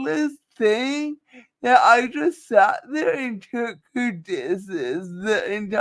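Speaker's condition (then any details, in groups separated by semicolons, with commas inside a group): Cerebral palsy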